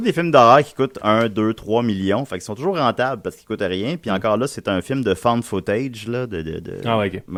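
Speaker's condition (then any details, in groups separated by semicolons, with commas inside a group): No condition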